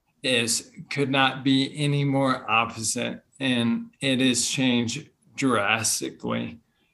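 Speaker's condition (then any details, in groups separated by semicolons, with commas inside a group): Bulbar onset ALS; speech problems first, first diagnosed as tick-bite Lyme disease and infections, treated, then neurologist; diagnosed a few months ago, over a year after first symptoms, no cure or effective treatment; at first only after alcohol, later in everyday life, disease taking speaking away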